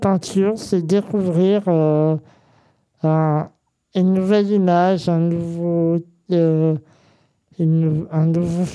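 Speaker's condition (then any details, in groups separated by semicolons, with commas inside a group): Congenital muscular dystrophy; present from birth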